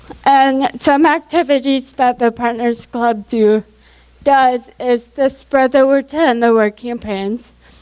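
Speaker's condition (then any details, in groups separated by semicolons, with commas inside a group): Cerebral palsy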